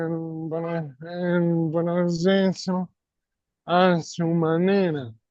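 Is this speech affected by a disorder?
Yes: ALS; non-bulbar form.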